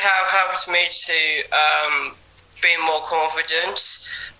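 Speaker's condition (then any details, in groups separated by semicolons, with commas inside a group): Down syndrome; age 19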